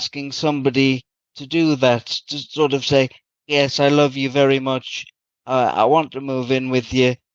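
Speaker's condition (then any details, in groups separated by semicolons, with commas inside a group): Cerebral palsy; from birth, very premature birth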